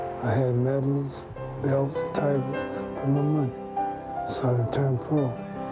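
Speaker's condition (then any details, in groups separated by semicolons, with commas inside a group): Parkinson's syndrome; sometimes slurred speech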